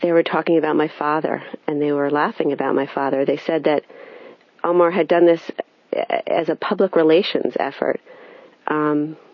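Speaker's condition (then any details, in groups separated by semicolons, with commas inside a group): No condition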